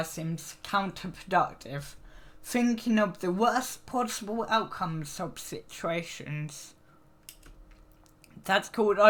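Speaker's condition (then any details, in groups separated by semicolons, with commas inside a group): Cerebral palsy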